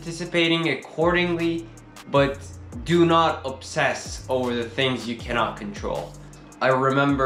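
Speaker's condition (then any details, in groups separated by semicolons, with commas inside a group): No condition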